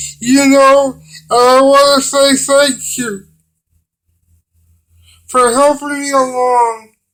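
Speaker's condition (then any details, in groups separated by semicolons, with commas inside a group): Cerebral palsy; limited use of the hands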